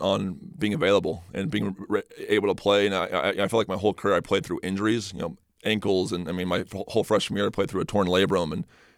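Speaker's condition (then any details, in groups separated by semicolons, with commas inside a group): Stutter; stutter first noticed in high school, not as a child, magnified speaking Spanish as a missionary; has seen speech therapists, helped a little, uses detailed preparation to reduce stuttering; stutters off the cuff, trips over words, can't get a word out, less when prepared and confident; repeated words, prolonged sounds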